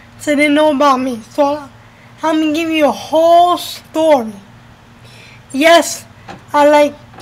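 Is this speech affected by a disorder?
Yes: cerebral palsy.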